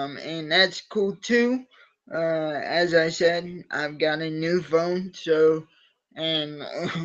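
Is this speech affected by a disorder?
Yes: cerebral palsy; from birth, uses wheelchair.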